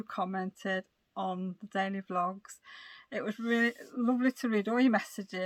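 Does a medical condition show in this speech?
No.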